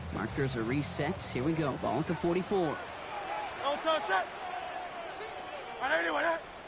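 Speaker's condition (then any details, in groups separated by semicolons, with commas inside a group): No condition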